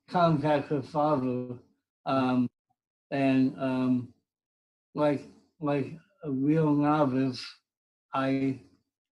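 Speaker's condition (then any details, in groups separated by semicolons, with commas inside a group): Cerebral palsy; speech impediment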